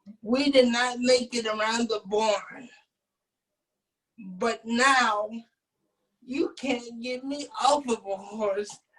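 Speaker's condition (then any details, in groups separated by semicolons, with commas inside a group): Cerebral palsy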